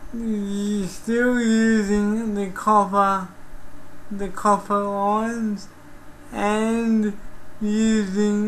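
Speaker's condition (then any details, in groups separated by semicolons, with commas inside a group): Cerebral palsy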